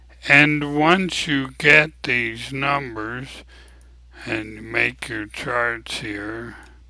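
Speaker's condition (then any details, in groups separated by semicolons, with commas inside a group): ALS; abnormally slow voice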